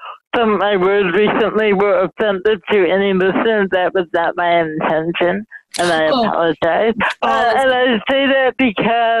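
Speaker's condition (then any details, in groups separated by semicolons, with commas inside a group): Mild cerebral palsy; speech affected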